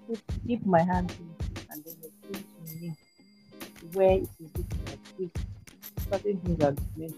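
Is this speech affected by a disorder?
No.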